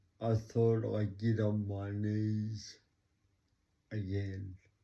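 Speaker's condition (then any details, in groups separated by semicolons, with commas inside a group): Cerebral palsy; talks slowly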